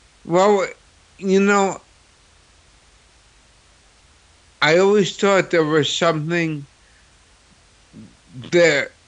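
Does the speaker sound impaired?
Yes: cerebral palsy; others sometimes ask why speech sounds funny or different.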